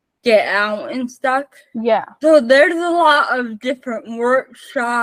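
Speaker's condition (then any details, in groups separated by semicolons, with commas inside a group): Spastic cerebral palsy, mixed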